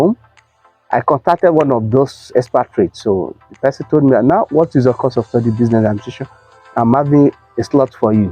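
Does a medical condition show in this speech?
No.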